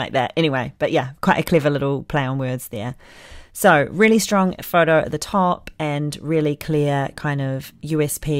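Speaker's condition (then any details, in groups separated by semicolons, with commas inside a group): No condition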